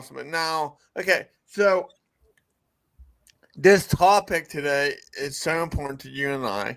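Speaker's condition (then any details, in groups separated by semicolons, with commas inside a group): Cerebral palsy; from birth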